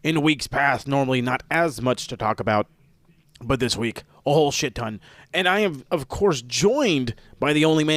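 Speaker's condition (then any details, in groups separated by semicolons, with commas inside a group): No condition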